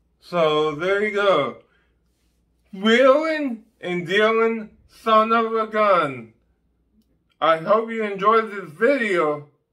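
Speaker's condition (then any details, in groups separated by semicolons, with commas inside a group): Ataxic cerebral palsy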